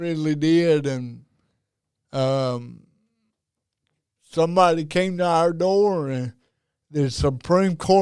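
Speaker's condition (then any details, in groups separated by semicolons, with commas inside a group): Cerebral palsy; diagnosed at about age two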